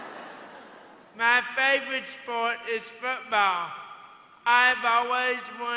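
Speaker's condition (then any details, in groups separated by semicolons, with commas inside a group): Cerebral palsy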